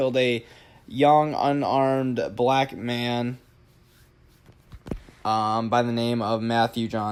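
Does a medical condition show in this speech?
No.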